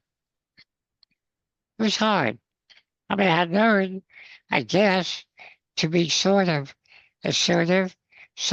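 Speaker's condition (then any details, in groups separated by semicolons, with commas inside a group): Spinal muscular atrophy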